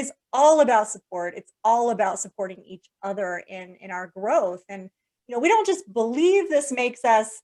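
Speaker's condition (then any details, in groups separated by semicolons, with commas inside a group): No condition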